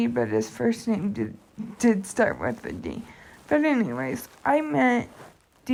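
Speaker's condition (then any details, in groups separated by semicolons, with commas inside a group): Cerebral palsy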